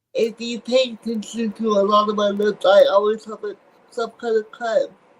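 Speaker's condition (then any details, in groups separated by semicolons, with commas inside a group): Cerebral palsy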